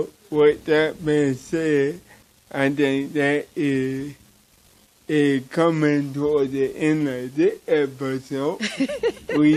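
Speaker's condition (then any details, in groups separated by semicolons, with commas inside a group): Cerebral palsy; from birth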